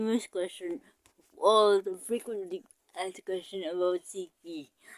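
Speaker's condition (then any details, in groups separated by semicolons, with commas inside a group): Cerebral palsy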